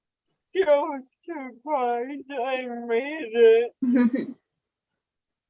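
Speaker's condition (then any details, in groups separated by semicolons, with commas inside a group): Cerebral palsy; much uncontrollable movement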